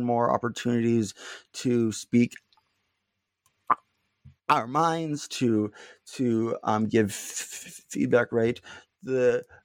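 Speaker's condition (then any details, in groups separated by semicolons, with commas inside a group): Stuttering; not stuttering much at time of recording; repeated words, blocks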